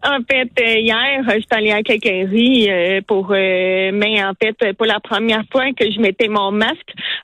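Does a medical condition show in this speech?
Yes: hearing loss; hard of hearing, relies on lip reading; uses cotton mask with soft transparent plexiglas window so lips can be seen.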